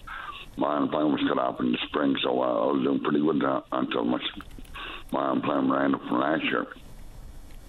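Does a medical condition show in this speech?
Yes: stroke; two strokes, first in 2019, brain function affected; slurred speech at times, glitches and missing words.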